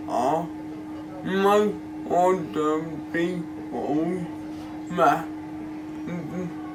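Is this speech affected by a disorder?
Yes: cerebral palsy.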